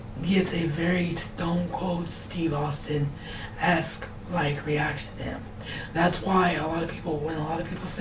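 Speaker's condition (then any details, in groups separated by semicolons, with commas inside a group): Cerebral palsy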